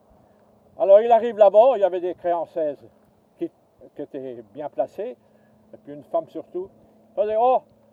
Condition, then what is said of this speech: No condition.